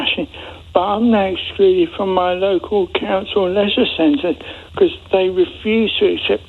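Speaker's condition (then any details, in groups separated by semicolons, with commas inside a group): Cerebral palsy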